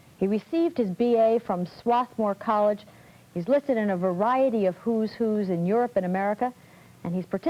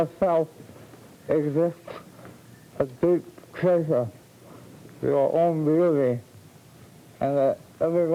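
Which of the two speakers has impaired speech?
The second: cerebral palsy; from birth, paints with brush in mouth.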